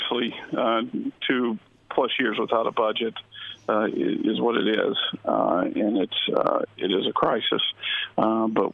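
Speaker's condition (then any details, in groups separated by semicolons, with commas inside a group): No condition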